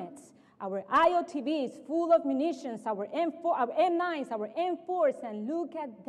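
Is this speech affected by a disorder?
No.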